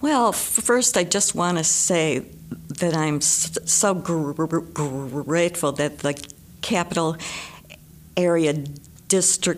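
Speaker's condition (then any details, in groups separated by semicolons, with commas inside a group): Stutter; stutter persisting despite much of life trying to stop, described as incurable; severe stutter, stutters a lot; struggles to speak; repeated sounds, prolonged sounds, blocks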